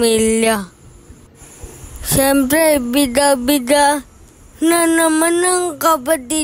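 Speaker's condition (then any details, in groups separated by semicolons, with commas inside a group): Cerebral palsy; affects hands, cannot write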